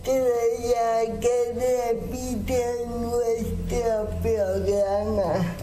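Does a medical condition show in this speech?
Yes: cerebral palsy; speaks with difficulty.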